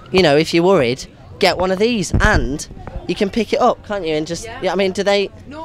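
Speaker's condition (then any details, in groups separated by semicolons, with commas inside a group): No condition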